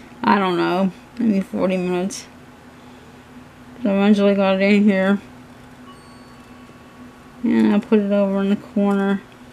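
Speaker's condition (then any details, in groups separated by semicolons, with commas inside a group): Cerebral palsy; hands affected, shaking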